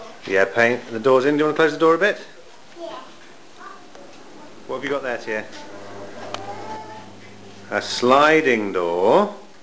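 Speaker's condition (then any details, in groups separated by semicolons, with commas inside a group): No condition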